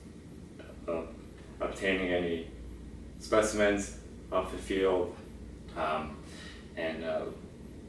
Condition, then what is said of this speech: Stuttering. Yeah, so at the moment, you know, because I'm in front of a microphone and all that stuff, and like I'm obviously stuttering,